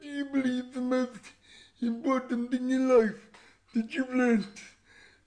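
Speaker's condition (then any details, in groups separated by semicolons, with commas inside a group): Cerebral palsy; voice described as unusual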